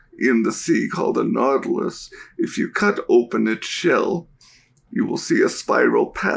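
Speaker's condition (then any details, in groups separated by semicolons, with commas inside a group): Cerebral palsy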